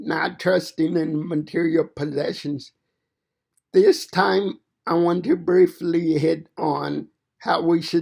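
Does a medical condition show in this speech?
Yes: cerebral palsy; fine motor impairment.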